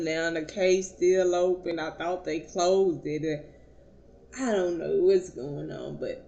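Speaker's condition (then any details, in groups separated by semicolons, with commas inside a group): Cerebral palsy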